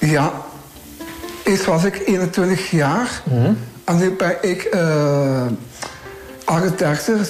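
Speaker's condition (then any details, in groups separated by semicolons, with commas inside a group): Down syndrome; trisomy 21, chromosomal, three copies of chromosome 21 instead of two, disability; talks well, can read, write and send messages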